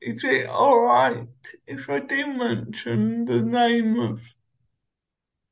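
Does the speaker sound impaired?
Yes: cerebral palsy; uses Omeo wheelchair.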